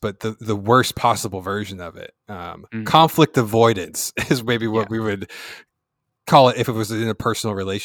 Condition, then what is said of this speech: None; typical speech.